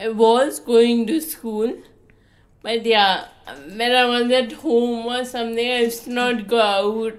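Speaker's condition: Friedreich's ataxia; diagnosed age 12-13 in UAE, progressive muscle degeneration, described as terminal, wheelchair user since teens

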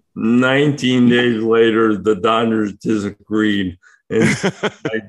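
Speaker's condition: ALS; diagnosed with ALS last year; difficulty speaking for long periods

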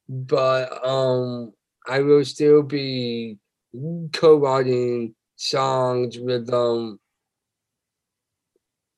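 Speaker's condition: Down syndrome

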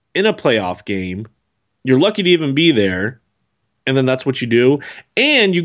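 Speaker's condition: No condition

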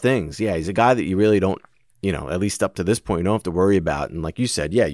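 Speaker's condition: No condition

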